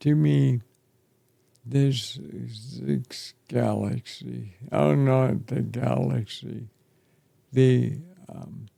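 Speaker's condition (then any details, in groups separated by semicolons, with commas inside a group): ALS; affects chest and throat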